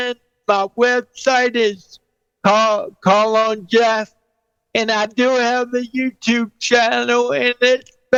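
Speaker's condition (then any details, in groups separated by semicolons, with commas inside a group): Cerebral palsy; 49 years with condition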